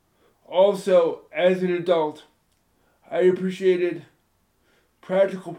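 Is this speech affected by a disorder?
Yes: spastic cerebral palsy, moderate; from spinal meningitis, born two months premature, present from birth, stiff tight involuntary muscles, mainly legs.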